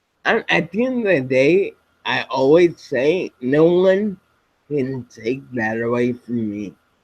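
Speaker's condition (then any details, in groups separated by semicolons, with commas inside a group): Spinocerebellar ataxia type 7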